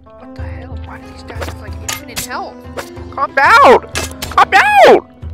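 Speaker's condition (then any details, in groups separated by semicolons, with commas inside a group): No condition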